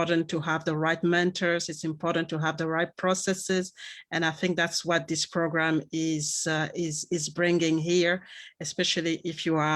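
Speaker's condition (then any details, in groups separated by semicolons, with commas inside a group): No condition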